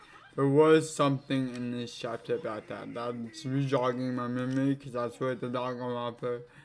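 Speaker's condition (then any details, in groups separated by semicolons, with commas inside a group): Cerebral palsy; affects legs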